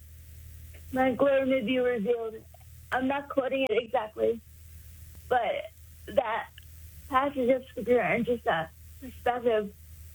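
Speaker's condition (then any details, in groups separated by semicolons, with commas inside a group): Cerebral palsy; needs assistance with most daily activities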